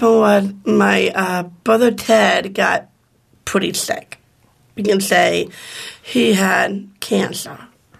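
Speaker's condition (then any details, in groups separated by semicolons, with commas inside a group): Down syndrome; from birth, born in Rochester, raised in Palmyra, New York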